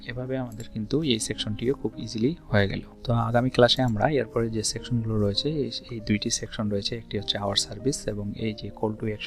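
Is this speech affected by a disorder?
No.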